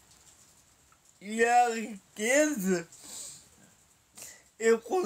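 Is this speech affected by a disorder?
Yes: paralysis.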